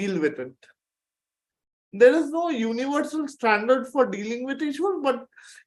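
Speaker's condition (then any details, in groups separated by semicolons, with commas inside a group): Cerebral palsy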